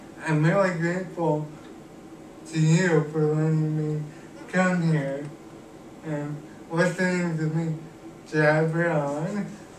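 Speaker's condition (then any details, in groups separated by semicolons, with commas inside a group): Cerebral palsy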